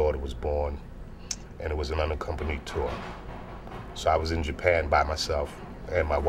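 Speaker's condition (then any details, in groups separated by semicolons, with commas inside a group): No condition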